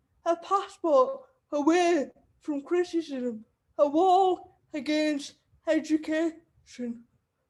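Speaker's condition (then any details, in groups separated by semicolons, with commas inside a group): Cerebral palsy; wheelchair user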